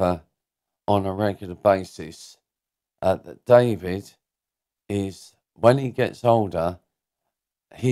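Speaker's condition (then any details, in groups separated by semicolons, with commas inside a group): Cerebral palsy; diagnosed as baby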